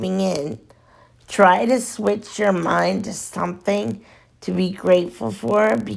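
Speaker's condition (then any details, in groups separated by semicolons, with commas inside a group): Cerebral palsy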